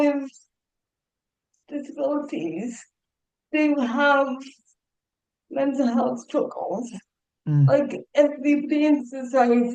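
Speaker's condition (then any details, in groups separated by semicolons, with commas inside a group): Cerebral palsy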